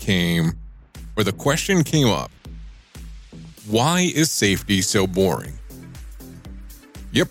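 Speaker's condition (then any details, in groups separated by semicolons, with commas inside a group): No condition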